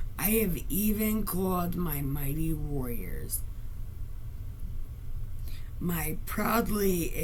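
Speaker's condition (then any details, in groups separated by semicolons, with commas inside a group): Brain injury; right side numb including tongue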